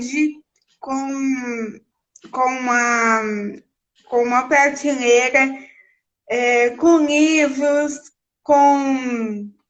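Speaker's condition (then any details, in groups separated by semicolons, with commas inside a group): Cerebral palsy; from birth, premature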